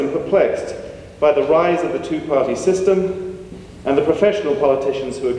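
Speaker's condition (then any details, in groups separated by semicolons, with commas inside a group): No condition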